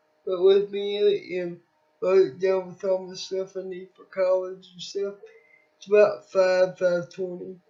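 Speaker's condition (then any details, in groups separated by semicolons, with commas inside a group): Cerebral palsy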